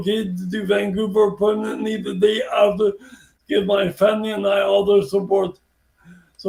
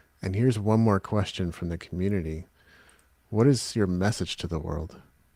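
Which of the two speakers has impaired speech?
The first: brain injury; car accident, six-month coma, affects walking, balance, speech, contracted muscles; 19 years since injury, ongoing physiotherapy, small continuing progress; once one word per breath, relearned breathing, speech improved.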